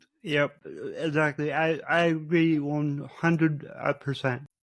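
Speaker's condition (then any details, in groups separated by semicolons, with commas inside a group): Cerebral palsy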